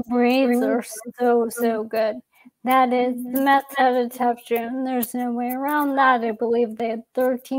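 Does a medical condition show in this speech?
Yes: ALS; young onset.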